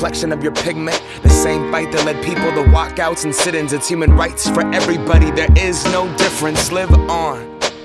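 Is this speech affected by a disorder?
No.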